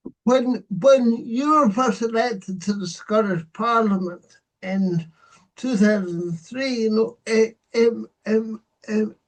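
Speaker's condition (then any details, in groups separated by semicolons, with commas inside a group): Cerebral palsy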